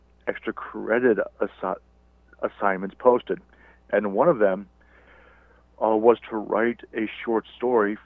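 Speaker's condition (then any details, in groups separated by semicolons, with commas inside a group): Stutter; stutter since birth, childhood trouble talking, bullied and teased in school for it; still stutters, loves to talk; prolonged sounds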